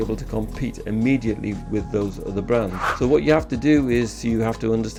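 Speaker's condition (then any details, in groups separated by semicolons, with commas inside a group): No condition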